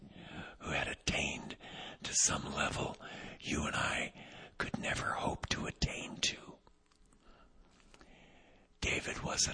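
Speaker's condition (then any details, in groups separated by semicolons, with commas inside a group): Vocal cord paralysis, unilateral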